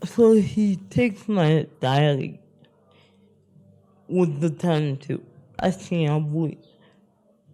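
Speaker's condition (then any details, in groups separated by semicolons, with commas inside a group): Spastic cerebral palsy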